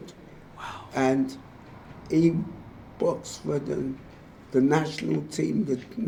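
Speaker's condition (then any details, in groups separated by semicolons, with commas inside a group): Motor neurone disease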